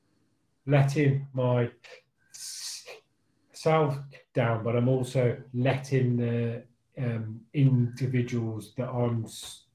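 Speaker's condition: Stammer; stammer since childhood; prolonged sounds, blocks

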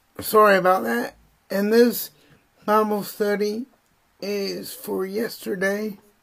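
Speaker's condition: Spastic cerebral palsy; uses wheelchair

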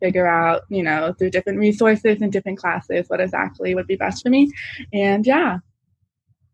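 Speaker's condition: Profound bilateral hearing loss; normal hearing at birth likely, bilateral sensorineural mild-to-moderate loss diagnosed age 3, two hearing aids, progressive

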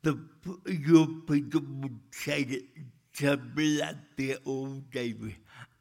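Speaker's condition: Cerebral palsy; walks with limp

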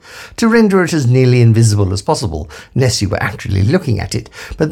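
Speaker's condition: No condition

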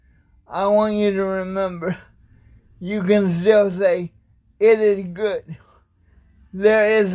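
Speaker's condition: Cerebral palsy

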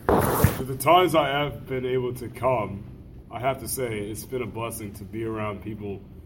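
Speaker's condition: No condition

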